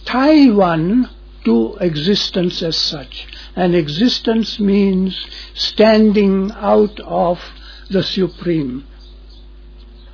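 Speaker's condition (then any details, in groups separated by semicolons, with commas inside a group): No condition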